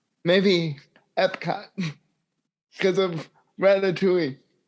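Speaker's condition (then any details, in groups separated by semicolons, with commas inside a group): Cerebral palsy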